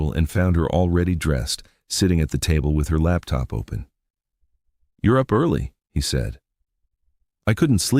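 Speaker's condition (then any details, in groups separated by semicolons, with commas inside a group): No condition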